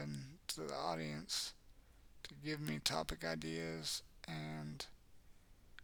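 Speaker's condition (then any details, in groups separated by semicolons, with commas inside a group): Cerebral palsy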